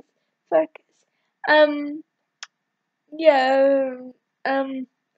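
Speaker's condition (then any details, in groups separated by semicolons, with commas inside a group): Cerebral palsy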